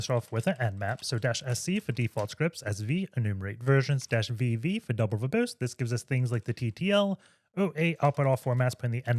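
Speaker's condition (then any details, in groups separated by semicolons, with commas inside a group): No condition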